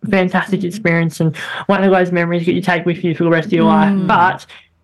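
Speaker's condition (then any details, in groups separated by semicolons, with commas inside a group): Bilateral cleft lip and palate; congenital, first operation at 3 months, many operations, braces before hip-to-mouth bone graft, throat operation, lifelong speech therapy; as child hard to understand, squeaky, very airy, nasal voice, speech hindered drama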